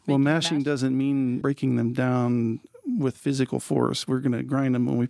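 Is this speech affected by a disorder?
No.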